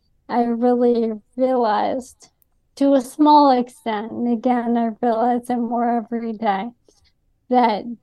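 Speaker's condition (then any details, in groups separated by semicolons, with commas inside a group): ALS; noticeable on podcasts and shows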